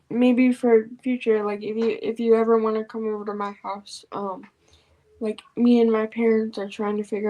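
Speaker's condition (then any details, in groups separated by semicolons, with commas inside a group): Cerebral palsy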